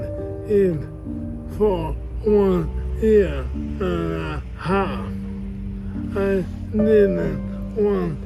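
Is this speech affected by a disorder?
Yes: amyotrophic lateral sclerosis.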